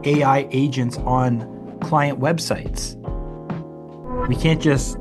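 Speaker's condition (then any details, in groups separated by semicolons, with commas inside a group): No condition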